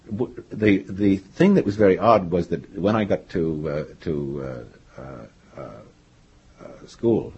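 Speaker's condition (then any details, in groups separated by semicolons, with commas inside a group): Stuttering; stutter since childhood; still noticeable in public, but now going okay; severe stutter as a child, could not talk to others, feared being called on in law school; repeated words, blocks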